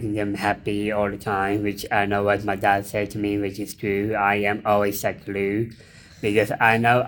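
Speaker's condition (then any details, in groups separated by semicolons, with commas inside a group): Down syndrome; intellectual disability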